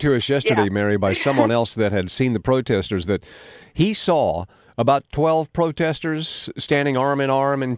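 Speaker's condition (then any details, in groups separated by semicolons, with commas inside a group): No condition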